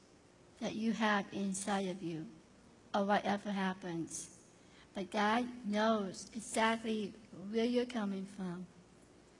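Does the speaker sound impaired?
Yes: Down syndrome; difficulty understanding some things said, depends on others, cannot drive or do math.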